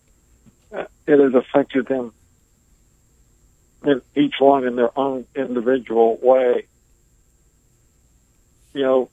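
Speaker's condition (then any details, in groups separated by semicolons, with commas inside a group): ALS; diagnosed nearly 20 years ago; breathes through ventilator; able to speak, clearly communicates, slower pace due to ventilator breathing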